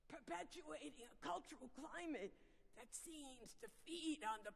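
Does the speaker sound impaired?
Yes: vocal dysphonia; vocal dysphonia diagnosed, has taken away ability to sing; noticeably sultry voice, not painful, lost singing ability, still able to speak.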